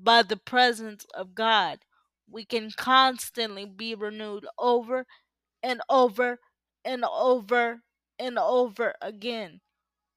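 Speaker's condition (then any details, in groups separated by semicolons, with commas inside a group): Cerebral palsy; uses power wheelchair, depends on others for physical needs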